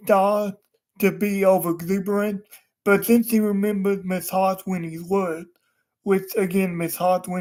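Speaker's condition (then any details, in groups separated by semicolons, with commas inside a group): Cerebral palsy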